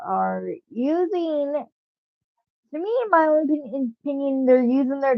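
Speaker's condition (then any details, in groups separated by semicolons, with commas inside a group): Cerebral palsy, spastic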